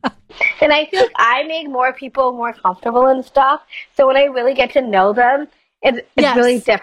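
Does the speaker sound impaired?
Yes: Down syndrome; age 21.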